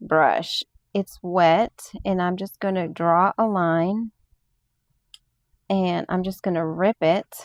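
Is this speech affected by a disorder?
No.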